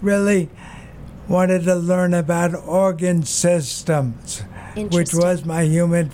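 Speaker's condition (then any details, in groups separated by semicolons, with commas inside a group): Aphasia after stroke; stroke destroyed quarter of brain, right side, left side partially paralyzed, left arm unusable, lost proprioception; 7 years post stroke, 5 years with Triangle Aphasia Project, talks on any subject; initially no words, no reading, no swallowing, stomach tube, early speech therapy, relearned reading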